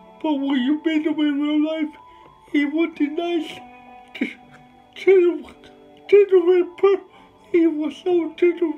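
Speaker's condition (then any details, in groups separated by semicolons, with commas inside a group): Cerebral palsy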